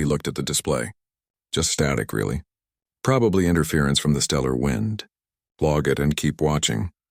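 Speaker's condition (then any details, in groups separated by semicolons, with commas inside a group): No condition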